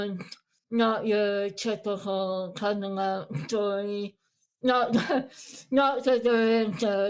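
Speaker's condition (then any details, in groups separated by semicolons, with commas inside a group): Moebius syndrome; speech difficulty, eating and drinking difficulty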